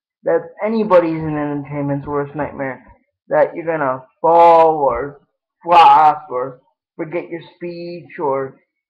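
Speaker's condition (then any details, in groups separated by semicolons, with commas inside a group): Cerebral palsy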